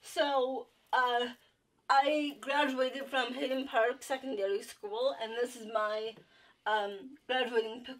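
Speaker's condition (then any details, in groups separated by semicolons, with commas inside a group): Down syndrome; speech therapy in childhood with games and speech-related exercises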